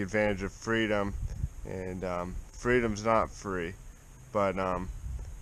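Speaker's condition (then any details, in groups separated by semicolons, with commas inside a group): Cerebral palsy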